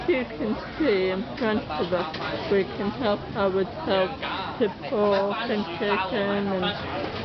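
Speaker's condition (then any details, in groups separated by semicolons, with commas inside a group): Cerebral palsy; oxygen starvation at birth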